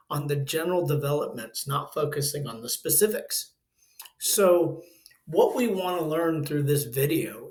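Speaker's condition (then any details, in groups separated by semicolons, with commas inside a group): No condition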